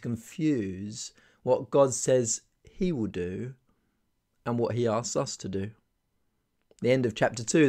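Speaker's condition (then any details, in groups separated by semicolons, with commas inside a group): No condition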